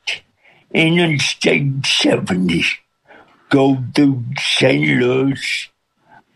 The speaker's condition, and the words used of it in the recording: Cerebral palsy. Because I'm going to turn the boy loose on stage, but nobody can understand me.